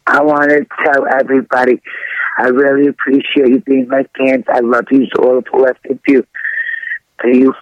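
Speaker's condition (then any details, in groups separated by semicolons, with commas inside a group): Throat cancer; trouble swallowing at onset, first treated as strep, later unable to swallow or breathe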